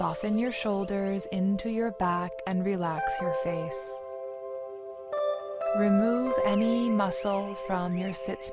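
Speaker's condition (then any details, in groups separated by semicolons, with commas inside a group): No condition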